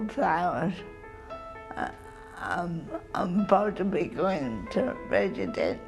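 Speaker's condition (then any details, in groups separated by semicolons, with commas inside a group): Cerebral palsy; spastic form, brain damage, diagnosed early childhood, spasms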